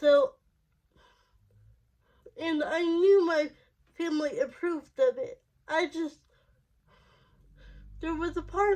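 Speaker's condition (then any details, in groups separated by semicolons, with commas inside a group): Cerebral palsy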